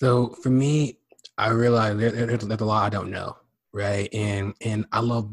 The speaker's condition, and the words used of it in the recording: Stuttering. But I realized, you know, I have a stutter and a lisp.